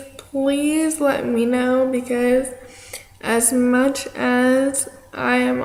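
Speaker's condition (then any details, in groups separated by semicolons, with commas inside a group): Cerebral palsy; affects arm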